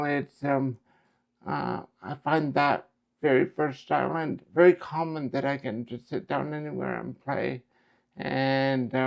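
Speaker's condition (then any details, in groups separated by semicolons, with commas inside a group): Cerebral palsy; affects speech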